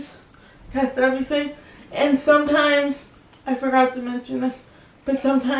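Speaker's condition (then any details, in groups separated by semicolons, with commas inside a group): Cerebral palsy; wheelchair user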